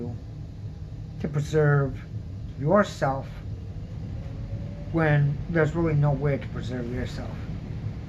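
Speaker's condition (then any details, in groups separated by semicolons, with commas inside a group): Cerebral palsy; mild; speech somewhat unclear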